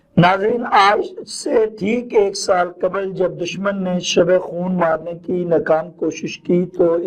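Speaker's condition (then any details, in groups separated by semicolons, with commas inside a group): No condition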